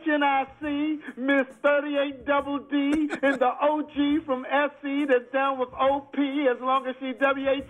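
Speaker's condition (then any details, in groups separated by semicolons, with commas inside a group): No condition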